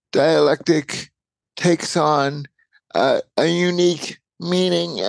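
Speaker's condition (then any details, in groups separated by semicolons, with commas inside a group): Cerebral palsy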